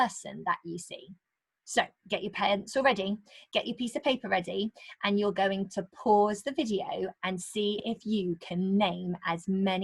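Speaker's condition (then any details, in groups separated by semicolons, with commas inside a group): No condition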